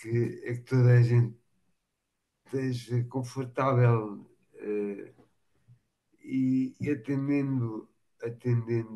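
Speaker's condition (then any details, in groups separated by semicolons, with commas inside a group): Machado-Joseph disease (sca3)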